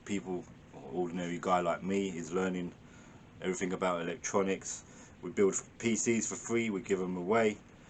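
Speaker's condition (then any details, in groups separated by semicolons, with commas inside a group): No condition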